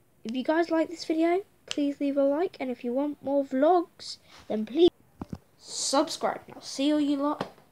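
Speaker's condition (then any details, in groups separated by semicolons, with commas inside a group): No condition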